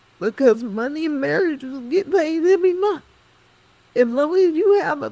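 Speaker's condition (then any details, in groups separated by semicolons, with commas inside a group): Cerebral palsy; speech affected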